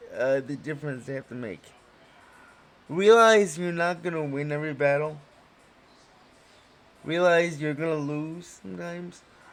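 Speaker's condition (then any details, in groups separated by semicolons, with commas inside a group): Cerebral palsy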